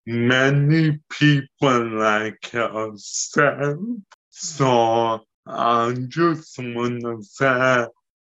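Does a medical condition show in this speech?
Yes: cerebellar and spinal ataxia; ataxia affects speech, movement, hand movement, daily activities.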